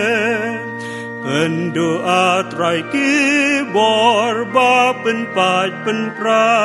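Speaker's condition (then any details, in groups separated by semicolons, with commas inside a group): No condition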